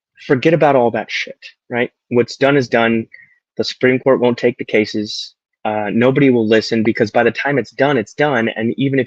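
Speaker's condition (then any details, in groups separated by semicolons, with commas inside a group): No condition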